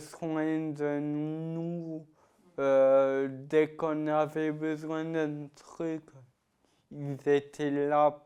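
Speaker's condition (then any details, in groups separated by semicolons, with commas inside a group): Ataxia-telangiectasia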